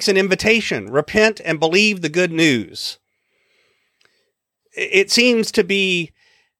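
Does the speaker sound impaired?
No.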